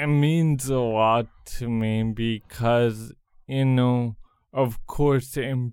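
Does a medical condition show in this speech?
Yes: cerebral palsy; congenital.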